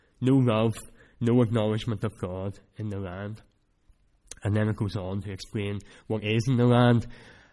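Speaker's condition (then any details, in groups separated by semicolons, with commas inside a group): Cleft palate; cleft palate since childhood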